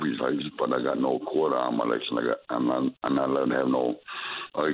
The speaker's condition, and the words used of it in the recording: Stroke. So, you know, I still talk to you back time, but it don't, like, a lot of glitches, like a lot of stuff missing, you know, like,